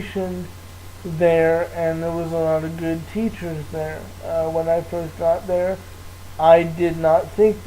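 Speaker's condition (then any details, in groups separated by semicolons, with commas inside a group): Cerebral palsy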